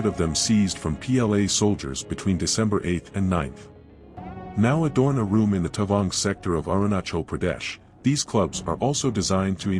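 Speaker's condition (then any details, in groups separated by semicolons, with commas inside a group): No condition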